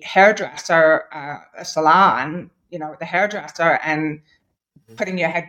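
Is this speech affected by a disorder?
Yes: deafness; born with moderate to severe hearing loss, then esteem implant.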